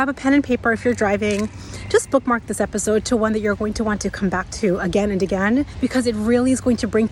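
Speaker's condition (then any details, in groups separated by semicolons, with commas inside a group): No condition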